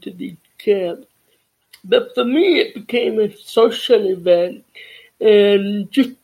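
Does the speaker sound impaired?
Yes: cerebral palsy and deafness; cerebral palsy from birth.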